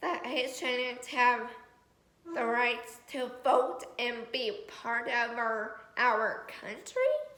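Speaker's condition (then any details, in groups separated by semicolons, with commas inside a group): Cerebral palsy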